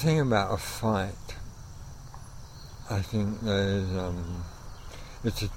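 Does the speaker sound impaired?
Yes: ALS; amyotrophic lateral sclerosis, onset with trouble playing guitar, neurologist diagnosis, incurable, will eventually impair movement, breathing; about a year since first symptoms, diagnosed within past year, left arm affected; already affecting voice, naturally soft-spoken, quiet voice.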